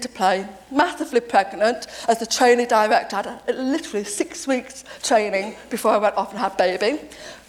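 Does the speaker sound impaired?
Yes: deafness; deaf since age seven, lip reads, deaf family, sister lip-spoke television in childhood.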